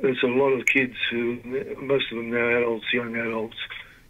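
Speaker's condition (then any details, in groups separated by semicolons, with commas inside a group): Parkinson's disease; diagnosed 2019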